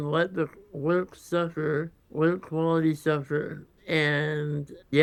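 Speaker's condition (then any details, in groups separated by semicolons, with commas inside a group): Congenital muscular dystrophy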